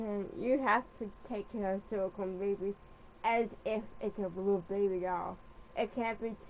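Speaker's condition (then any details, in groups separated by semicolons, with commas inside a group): Cerebral palsy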